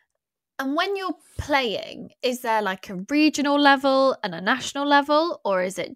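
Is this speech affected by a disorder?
No.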